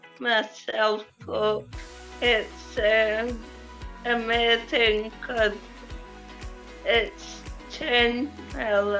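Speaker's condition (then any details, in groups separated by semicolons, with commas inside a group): Cerebral palsy; affects speech and mobility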